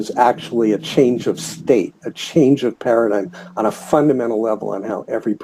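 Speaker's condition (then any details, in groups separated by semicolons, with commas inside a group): No condition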